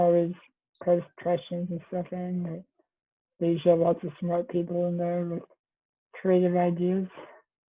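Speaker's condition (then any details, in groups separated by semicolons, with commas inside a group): Duchenne muscular dystrophy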